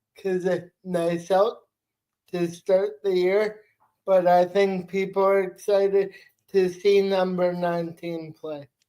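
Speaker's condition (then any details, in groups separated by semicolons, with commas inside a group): Cerebral palsy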